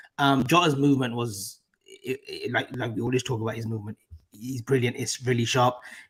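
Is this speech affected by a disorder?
No.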